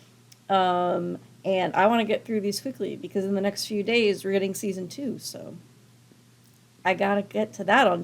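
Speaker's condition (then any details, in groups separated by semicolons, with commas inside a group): No condition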